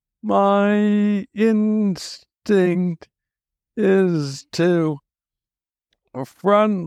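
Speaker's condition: Parkinson's disease, young onset

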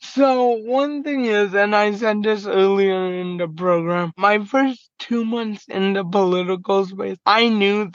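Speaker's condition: Cerebral palsy, mild

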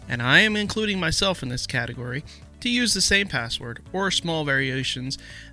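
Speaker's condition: No condition

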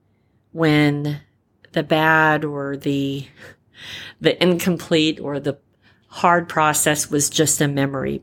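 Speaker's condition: Repaired cleft palate, cleft palate without cleft lip

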